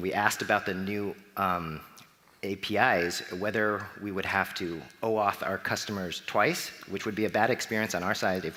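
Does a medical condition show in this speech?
No.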